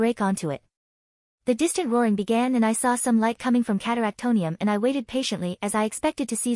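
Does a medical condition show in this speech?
No.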